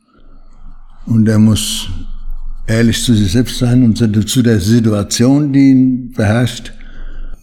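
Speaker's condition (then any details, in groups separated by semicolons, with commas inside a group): Parkinson's disease; needs much training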